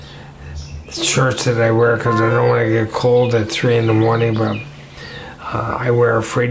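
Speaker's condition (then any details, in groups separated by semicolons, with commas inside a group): ALS; 7 years after onset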